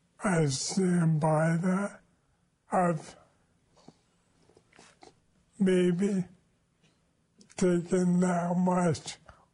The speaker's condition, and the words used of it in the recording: ALS (motor neuron disease). His body is starting to fail, and his voice has lost its timbre.